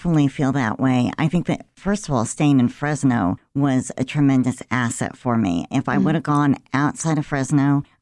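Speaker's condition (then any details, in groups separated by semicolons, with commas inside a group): Cleft lip and palate; about 50-some years ago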